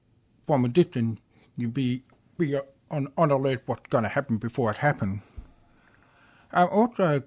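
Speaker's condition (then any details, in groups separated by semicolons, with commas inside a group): Hearing loss with cochlear implants; right implant 10-11 years ago, left 2-3 years later, 4-hour operation, dead hair cells, formerly hearing aids; both implants, number seven model Bluetooth phone streaming, telecoil via Cochlear app, hears fridge motor; asks others to speak slowly, struggles when people talk quickly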